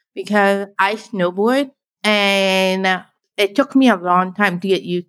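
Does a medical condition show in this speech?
Yes: deafblind, born deaf; narrowed visual field; hearing aid on right, cochlear implant on left, about 40 degree visual field; can speak, signing easier than speaking English in videos.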